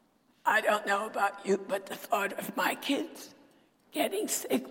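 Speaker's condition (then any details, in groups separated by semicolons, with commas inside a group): Dysphonia; sultry voice, not a sore throat, still preaches with this voice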